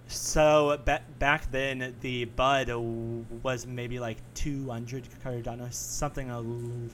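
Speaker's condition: Stutter; frequent word and phrase repetitions, part-word repetitions, repeated uh fillers, listeners mistake speech for drunkenness; repeated sounds

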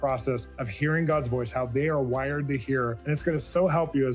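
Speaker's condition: No condition

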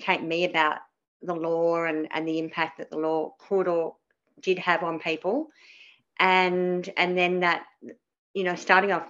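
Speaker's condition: Cleft palate; spoke differently as child

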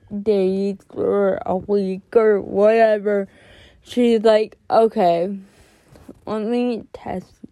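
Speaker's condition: Cerebral palsy; anxiety since 7th grade worsened it, more jerking in class; age 17, cbd oil since freshman year for cerebral palsy and anxiety; since 7th grade anxiety made talking to people comfortably harder

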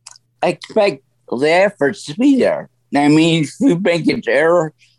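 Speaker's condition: Stroke; voice altered since stroke, lasting effect

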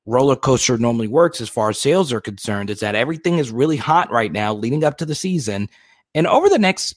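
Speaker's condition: No condition

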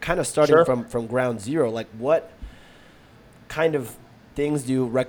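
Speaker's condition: No condition

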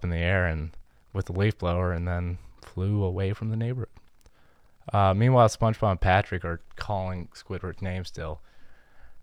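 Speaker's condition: No condition

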